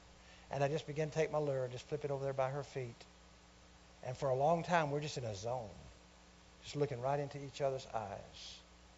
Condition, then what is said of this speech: None; typical speech.